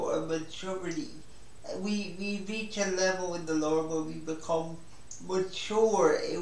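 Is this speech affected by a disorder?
Yes: spastic cerebral palsy; spastic quadriplegic, all four limbs including hands.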